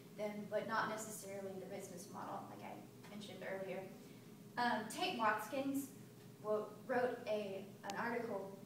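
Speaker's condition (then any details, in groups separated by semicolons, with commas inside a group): No condition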